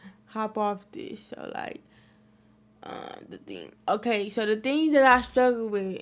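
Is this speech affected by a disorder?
Yes: cerebral palsy; wheelchair user.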